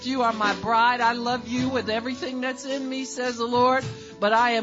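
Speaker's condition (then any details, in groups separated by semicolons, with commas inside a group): No condition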